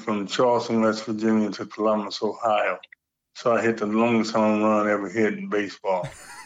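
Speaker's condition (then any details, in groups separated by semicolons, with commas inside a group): Parkinson's; age 70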